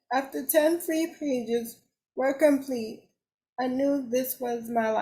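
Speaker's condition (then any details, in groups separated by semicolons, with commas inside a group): Cerebral palsy; uses wheelchair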